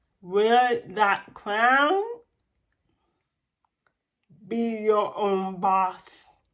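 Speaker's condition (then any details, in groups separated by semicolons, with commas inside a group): Cerebral palsy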